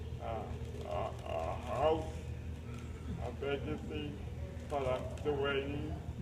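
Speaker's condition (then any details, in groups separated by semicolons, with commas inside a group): Cerebral palsy; uses a lift for transfers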